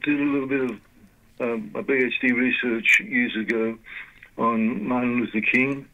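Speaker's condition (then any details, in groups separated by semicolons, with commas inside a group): Parkinson's disease; limited capacity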